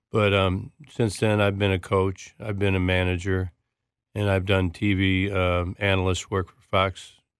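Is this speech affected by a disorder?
Yes: Parkinson's disease; left hand clutching years before diagnosis, anxiety-triggered tremor, movement and coordination affected, diagnosed within two days via Peter Secchia; four years since diagnosis, movement specialist, speech therapy, Big and Loud therapy for movement, posture, voice; speech tough, learned voice correction in Big and Loud therapy.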